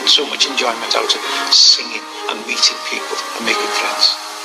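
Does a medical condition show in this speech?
No.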